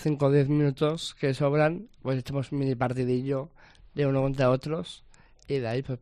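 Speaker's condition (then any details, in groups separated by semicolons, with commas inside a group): Down syndrome; extra copy of chromosome 21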